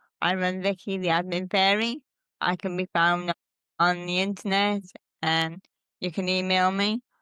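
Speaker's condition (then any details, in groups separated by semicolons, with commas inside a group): Cerebral palsy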